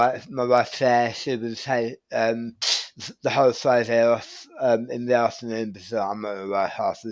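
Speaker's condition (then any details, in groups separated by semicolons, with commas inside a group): Tongue cancer surgery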